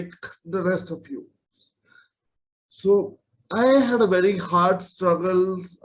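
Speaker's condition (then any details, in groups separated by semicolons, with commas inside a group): Cerebral palsy; from birth, whole body movement affected; several major operations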